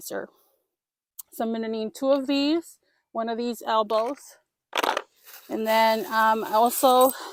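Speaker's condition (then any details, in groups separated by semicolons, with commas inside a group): No condition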